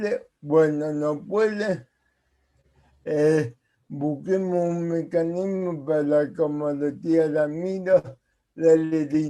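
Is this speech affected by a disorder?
Yes: cerebral palsy.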